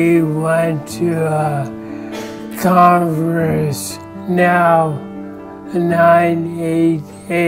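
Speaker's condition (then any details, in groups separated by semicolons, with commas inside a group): ALS; speech onset; losing clear speech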